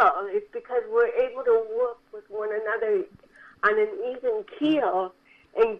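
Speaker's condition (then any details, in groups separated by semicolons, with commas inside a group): Cerebral palsy; from birth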